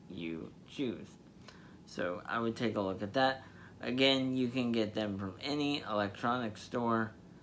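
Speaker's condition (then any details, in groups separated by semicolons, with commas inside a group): Cerebral palsy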